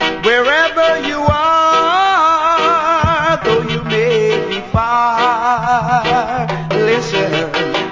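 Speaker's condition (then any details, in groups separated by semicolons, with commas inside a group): No condition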